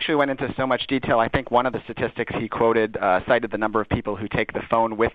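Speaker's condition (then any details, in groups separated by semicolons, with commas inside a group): No condition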